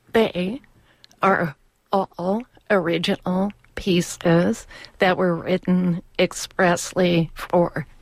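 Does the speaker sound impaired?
Yes: laryngeal dystonia; choreographer Sid Perlman on hand as voicer if needed, speaks directly in interview; sometimes hard to speak, may need a voicer.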